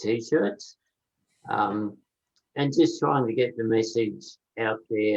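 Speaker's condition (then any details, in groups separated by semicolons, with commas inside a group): Motor neurone disease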